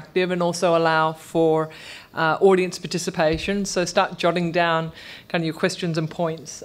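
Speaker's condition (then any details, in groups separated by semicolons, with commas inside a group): No condition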